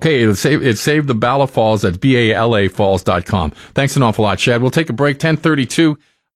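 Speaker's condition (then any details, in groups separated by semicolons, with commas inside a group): No condition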